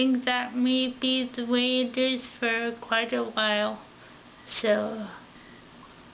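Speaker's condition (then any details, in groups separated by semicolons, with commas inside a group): Ataxia; affects mouth and tongue coordination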